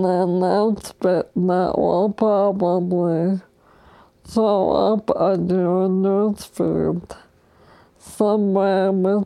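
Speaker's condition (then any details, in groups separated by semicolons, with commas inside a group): ALS; progressive, motorized wheelchair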